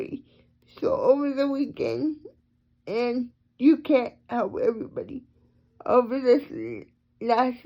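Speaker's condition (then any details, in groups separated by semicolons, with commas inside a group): Cerebral palsy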